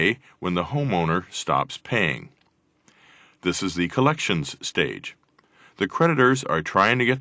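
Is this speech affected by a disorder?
No.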